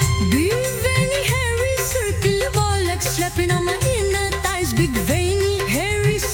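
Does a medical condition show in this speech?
No.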